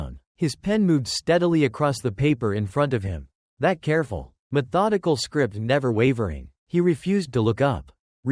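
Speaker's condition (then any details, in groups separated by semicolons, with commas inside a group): No condition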